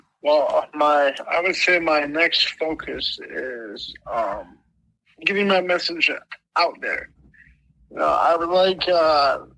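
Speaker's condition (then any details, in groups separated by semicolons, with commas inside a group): Mild cerebral palsy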